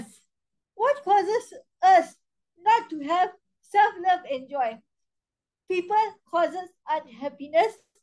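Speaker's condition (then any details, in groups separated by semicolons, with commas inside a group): Cerebral palsy spastic quadriplegia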